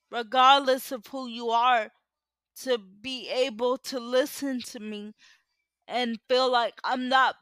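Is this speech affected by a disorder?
Yes: cerebral palsy.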